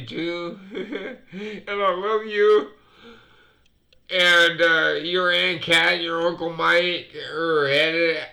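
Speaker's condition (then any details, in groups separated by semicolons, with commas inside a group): Multiple sclerosis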